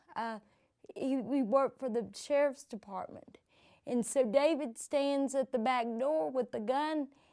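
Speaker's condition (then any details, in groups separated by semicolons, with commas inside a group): Cerebral palsy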